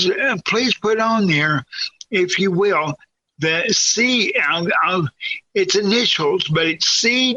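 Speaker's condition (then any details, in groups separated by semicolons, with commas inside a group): Cerebral palsy, severe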